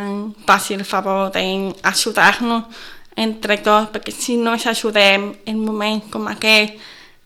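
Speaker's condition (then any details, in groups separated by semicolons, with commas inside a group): Deafness from birth, congenital; intonation different from hearing speakers, may not be understood well, host finds speech understandable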